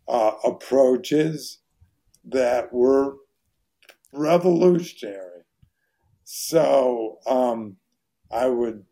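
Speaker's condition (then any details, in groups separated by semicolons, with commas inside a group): ALS; voice very hoarse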